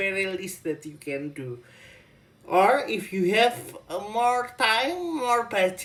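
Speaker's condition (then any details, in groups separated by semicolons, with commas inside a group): Cerebral palsy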